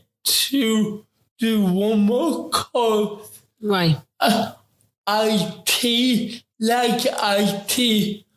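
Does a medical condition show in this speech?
Yes: ataxic cerebral palsy; affects talking.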